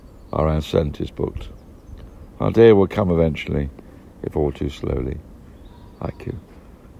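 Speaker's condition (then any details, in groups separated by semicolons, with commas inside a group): No condition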